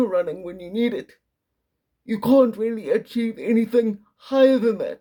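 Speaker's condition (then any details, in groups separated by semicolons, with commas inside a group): Quadriplegic cerebral palsy, severe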